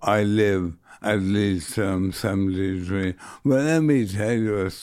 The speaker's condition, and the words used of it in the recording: ALS (motor neuron disease). I walked in here this morning scared out of my wits that my voice wouldn't hold up – it is amazing, it has held up